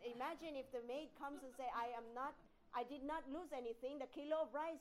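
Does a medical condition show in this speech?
No.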